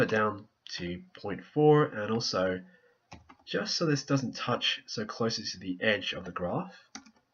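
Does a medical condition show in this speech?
No.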